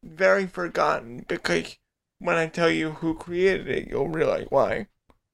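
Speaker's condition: Cerebral palsy, spastic quadriplegia

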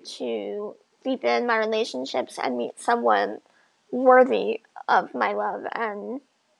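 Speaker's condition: Bilateral cleft lip and palate; nose and palate

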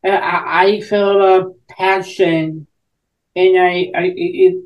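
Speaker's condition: Down syndrome; trisomy 21, intestinal bypass surgery day three, two heart holes, congestive heart failure, open heart surgery; could not talk as a child, learned sign language, used assistive voice device

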